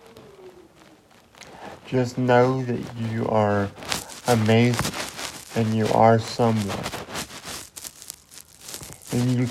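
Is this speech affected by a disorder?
Yes: cerebral palsy; cerebral palsy since birth.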